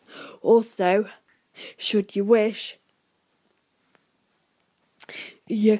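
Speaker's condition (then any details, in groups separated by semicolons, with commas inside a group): Stammer; cold, voice nasal and froggy, exaggerating speech as stammer technique; speech deliberately exaggerated, may sound strange, helps stammer and confidence; blocks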